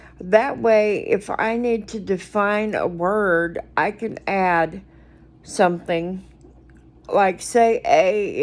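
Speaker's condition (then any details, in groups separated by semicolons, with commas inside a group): Cerebral palsy; speech noticeably atypical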